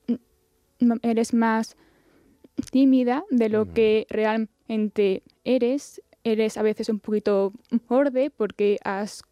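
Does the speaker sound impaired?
Yes: stuttering; stuttering from around age 5, little noticed at first, blocks increasing while growing up; gets stuck when speaking, sometimes answers very briefly; here repeated words, blocks.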